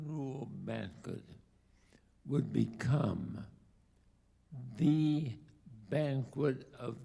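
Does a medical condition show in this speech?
Yes: ALS.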